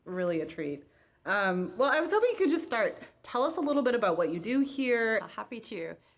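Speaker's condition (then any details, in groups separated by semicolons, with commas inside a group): No condition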